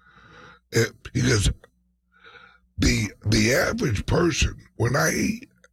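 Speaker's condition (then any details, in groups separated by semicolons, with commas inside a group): Speech impediment, mild; slight speech impediment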